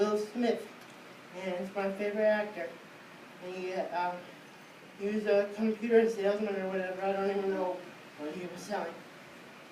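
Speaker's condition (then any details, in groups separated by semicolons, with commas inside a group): Cerebral palsy; present from birth, birth-related, uses wheelchair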